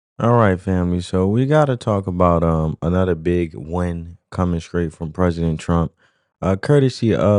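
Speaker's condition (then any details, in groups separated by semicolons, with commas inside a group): No condition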